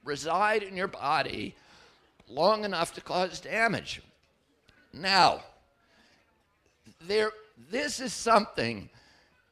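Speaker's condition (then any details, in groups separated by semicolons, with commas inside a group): Spasmodic dystonia; onset at age 42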